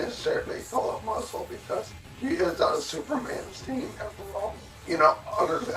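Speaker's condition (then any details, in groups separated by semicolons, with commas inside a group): Cerebellar ataxia from brain tumour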